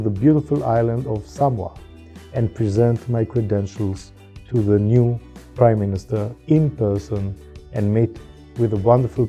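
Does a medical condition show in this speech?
No.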